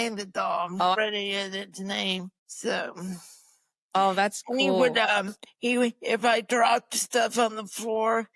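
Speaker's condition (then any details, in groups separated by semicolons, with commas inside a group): Cerebral palsy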